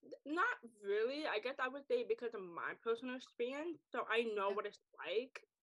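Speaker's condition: Deafness, acquired deafness, wears hearing aids

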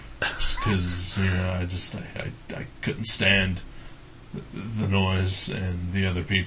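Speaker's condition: No condition

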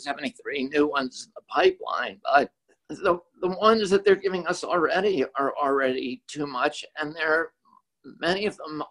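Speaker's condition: Spasmodic dysphonia; twitches in voice box or larynx; voice sounds a little different, not due to flu

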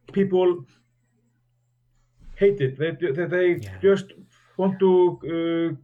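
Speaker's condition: Stuttering; stuttering since childhood, speech therapy ages 7 to 12 and 17 to 20, ELSA youth camps, no family members who stutter; repeated sounds

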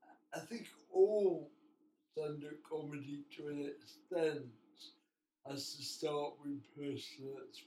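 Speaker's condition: Cerebral palsy

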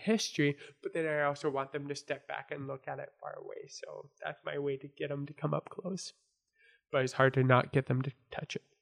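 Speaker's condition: Born deaf; congenital deafness from birth; had to learn to speak and hear, hard, first full sentence at age five, English difficult

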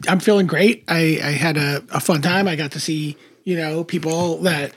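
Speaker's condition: No condition

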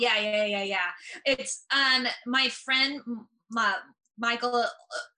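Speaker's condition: Stuttering; stutter since about third grade, brain-based, joined stuttering project of Michael Sugarman, later National Stuttering Association; adult, openly stutters, performs stand-up comedy, began stand-up at 35 after stuttering conference; stutter sometimes shows on stage, once concealed with funny voice or intonation in eighth grade; repeated sounds, prolonged sounds

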